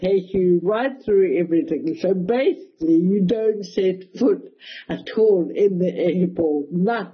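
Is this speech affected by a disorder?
Yes: cerebral palsy; mild, affects balance a little and hand control, can walk, fully independent, wheelchair assistance at airports; speech affected a bit.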